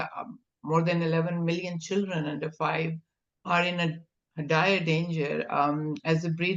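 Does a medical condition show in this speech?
No.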